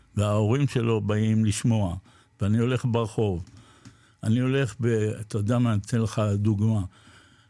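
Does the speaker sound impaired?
Yes: Parkinson's disease; had to sell motorcycle.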